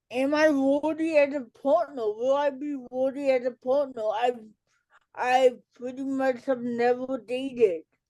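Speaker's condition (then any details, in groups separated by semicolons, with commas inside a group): Cerebral palsy; childhood speech delay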